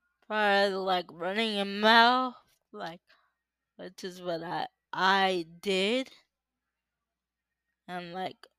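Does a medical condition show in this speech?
Yes: cerebral palsy; uses power wheelchair.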